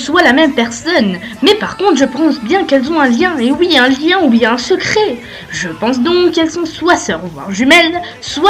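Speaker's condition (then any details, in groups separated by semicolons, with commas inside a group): No condition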